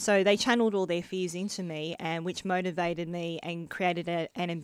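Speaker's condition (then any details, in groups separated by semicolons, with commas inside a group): Bilateral cleft lip and palate; congenital bilateral, lip and palate did not fuse before birth, multiple hospital operations before school age; adult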